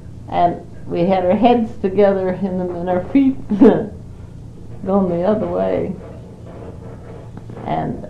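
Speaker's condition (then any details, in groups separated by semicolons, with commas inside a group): Parkinson's; Parkinson's for 5 years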